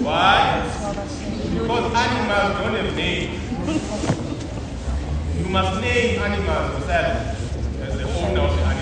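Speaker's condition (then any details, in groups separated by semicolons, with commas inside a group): No condition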